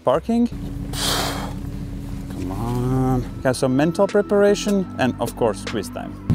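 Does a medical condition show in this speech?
No.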